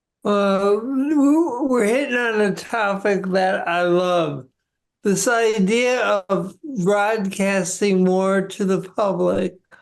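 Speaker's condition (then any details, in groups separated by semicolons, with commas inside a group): Parkinson's; deep brain stimulation, surgery four years after diagnosis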